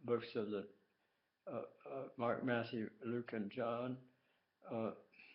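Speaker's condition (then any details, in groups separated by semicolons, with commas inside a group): Tongue cancer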